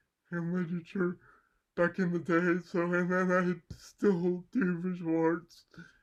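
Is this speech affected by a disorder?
Yes: cerebral palsy; mild left side.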